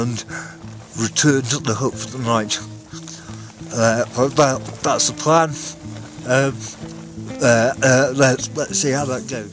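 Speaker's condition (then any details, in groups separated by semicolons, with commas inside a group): Cerebral palsy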